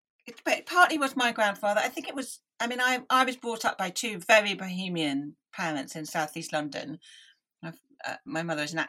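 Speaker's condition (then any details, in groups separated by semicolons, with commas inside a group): Deafness; deaf from early age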